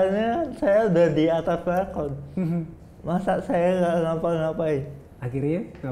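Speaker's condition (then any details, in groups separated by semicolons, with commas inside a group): Cerebral palsy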